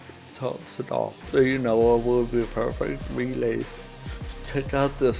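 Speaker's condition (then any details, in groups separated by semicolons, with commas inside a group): Cerebral palsy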